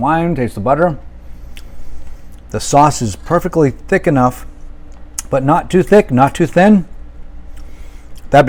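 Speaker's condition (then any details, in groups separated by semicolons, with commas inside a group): No condition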